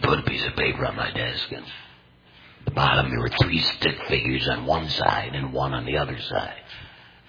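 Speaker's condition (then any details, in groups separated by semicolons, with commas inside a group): Total laryngectomy; may sound painful to listeners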